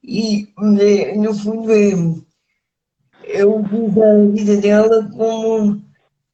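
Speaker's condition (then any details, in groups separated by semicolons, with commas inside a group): Cerebral palsy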